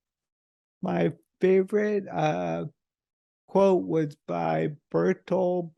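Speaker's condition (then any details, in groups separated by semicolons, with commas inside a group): Multiple sclerosis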